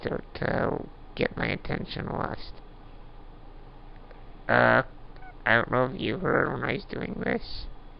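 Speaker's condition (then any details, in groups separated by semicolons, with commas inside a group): Duchenne muscular dystrophy; progressive muscle wasting, emergency tracheotomy after mucus plug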